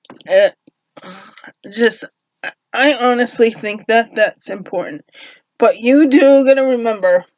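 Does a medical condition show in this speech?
Yes: cerebral palsy; uses walker, no wheelchair.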